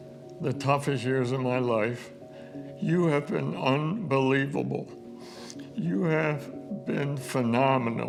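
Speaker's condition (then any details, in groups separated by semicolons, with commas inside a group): ALS; diagnosed almost two years ago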